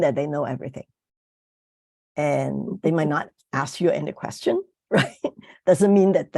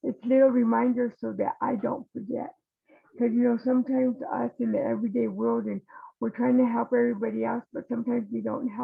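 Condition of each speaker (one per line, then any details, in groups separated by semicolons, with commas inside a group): No condition
Cerebral palsy; worsened with age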